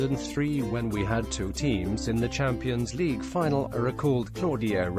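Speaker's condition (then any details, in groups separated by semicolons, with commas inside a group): No condition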